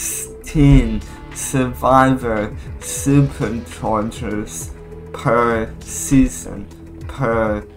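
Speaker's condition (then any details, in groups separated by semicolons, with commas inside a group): Cerebral palsy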